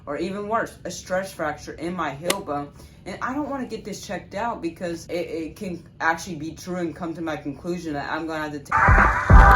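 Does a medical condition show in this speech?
No.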